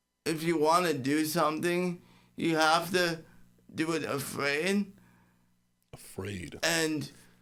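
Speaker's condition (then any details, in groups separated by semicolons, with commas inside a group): Cerebral palsy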